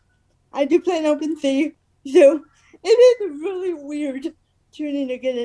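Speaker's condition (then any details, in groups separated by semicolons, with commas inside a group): Cerebral palsy; uses wheelchair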